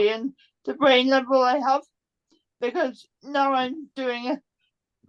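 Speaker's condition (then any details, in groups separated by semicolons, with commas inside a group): Cerebral palsy; complex form, present from birth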